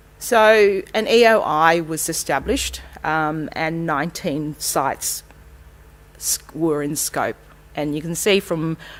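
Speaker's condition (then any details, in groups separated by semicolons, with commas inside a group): No condition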